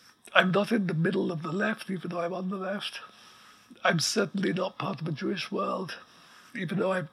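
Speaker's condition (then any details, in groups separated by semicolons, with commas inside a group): ALS; progressive neuromuscular illness, paralyzed from neck down, effectively quadriplegic; voice still working perfectly well, breathing apparatus audible in background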